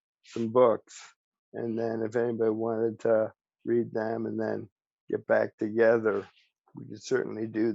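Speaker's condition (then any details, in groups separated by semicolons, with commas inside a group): ALS; speech still preserved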